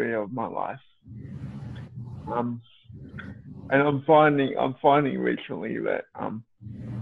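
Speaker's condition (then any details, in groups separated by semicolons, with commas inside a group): Cerebral palsy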